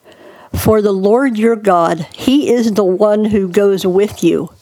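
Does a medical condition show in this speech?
Yes: cleft palate; born two months premature.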